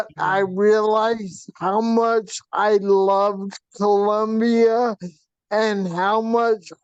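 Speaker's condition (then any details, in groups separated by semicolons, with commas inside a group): Vp shunt failure, brain pressure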